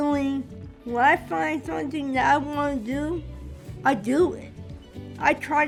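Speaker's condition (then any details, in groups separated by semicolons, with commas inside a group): Cerebral palsy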